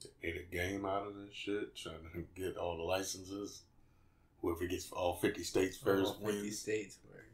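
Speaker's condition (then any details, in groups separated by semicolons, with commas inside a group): No condition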